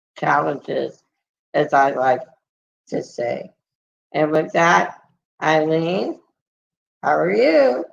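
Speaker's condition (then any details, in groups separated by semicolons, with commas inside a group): Muscular dystrophy; multiple surgeries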